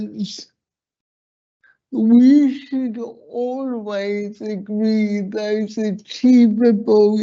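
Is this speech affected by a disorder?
Yes: slurred speech.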